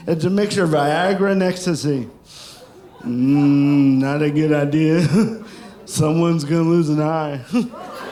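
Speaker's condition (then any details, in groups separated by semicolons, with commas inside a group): Cerebral palsy; sounds drunk, constant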